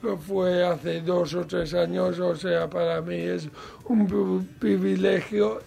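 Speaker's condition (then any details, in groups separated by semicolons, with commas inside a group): Cerebral palsy; mild, lesser degree of disability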